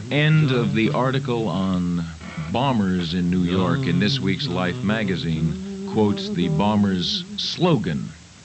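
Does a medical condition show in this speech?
No.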